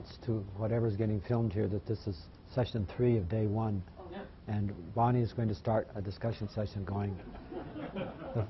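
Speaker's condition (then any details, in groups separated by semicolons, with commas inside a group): No condition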